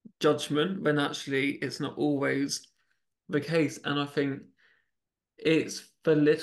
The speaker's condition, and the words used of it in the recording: Stuttering. Like my old hairdresser for 15 years or however many years, she had, it took her 12 years to realize that I had a stammer until I mentioned it.